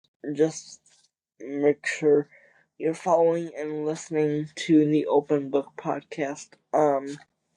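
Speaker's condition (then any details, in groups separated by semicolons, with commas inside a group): Cerebral palsy; wheelchair user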